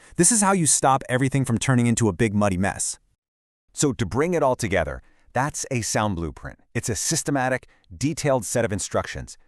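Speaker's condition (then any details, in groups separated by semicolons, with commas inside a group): No condition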